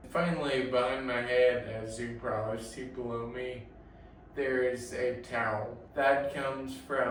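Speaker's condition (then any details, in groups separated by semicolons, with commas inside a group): Friedreich's ataxia; uses ceiling lift for transfers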